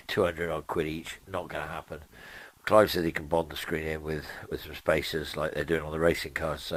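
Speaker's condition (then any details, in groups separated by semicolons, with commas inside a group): No condition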